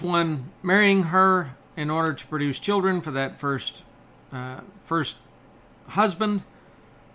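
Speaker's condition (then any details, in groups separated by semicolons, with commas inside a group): No condition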